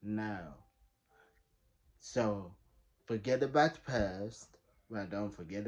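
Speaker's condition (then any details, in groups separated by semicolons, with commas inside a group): Traumatic brain injury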